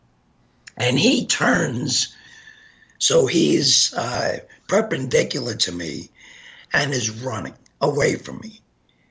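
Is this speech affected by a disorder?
Yes: gunshot injury to voice box; face bullet ripped esophagus.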